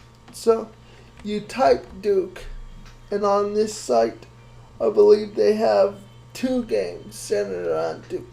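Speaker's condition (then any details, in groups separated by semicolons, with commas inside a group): Cerebral palsy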